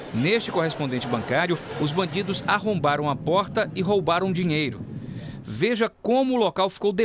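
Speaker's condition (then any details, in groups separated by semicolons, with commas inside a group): No condition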